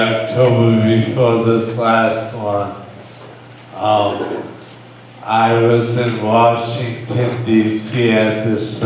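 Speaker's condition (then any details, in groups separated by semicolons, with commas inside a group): Brain injury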